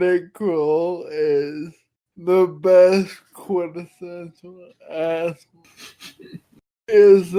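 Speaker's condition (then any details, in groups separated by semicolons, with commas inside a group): Friedreich's ataxia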